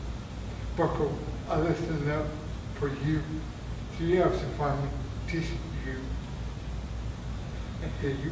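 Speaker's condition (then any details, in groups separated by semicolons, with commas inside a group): Traumatic brain injury; near-fatal injury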